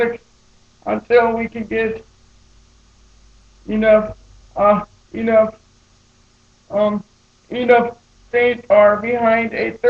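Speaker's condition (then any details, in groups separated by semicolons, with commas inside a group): Cerebral palsy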